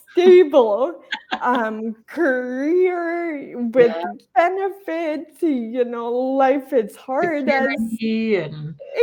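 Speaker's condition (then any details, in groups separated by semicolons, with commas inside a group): Traumatic brain injury; still slows things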